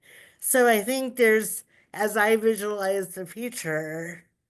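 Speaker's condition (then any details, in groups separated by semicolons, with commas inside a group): Cerebral palsy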